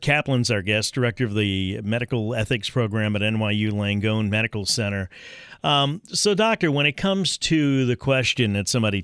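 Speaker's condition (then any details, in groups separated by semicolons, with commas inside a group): No condition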